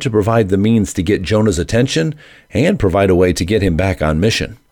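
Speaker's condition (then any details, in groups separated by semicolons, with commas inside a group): No condition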